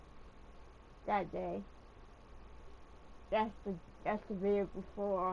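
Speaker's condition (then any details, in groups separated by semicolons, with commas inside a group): Cerebral palsy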